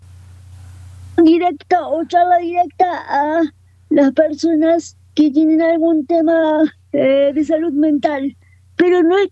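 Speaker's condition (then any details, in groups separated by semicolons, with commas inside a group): Cerebral palsy, quadriparesis; wheelchair user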